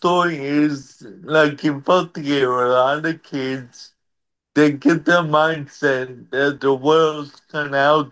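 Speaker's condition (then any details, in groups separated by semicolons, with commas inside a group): Cerebral palsy; wheelchair over the years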